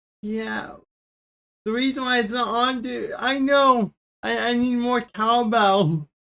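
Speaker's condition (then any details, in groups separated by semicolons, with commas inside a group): Cerebral palsy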